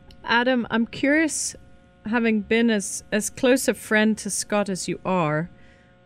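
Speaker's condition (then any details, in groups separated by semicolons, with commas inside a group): No condition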